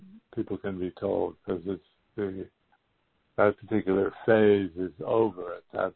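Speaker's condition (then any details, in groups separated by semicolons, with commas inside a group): Parkinson's; stem cell infusions in Houston, infusions finished, assessment due in September; COVID caught on Houston trip, congestion, super sore throat, muscle ache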